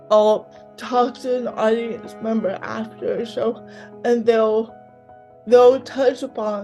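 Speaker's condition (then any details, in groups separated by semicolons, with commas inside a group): Cerebral palsy, mild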